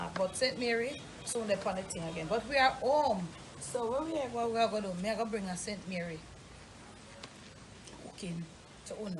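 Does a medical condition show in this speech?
No.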